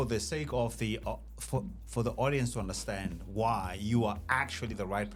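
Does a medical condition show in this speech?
No.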